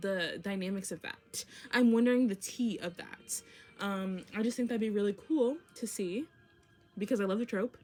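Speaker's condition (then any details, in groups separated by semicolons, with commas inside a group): No condition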